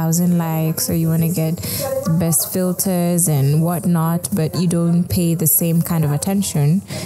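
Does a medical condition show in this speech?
No.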